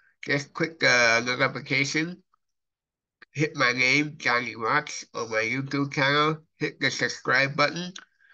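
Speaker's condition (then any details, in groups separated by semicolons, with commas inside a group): Cerebral palsy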